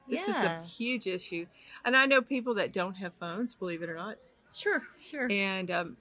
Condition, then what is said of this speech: No condition.